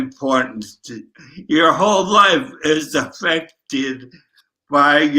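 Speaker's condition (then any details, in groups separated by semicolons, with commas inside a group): Traumatic brain injury, ataxic; tongue affected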